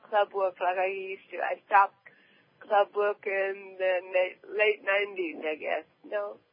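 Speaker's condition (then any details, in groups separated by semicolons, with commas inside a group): Cerebral palsy; handwriting physically hard and slow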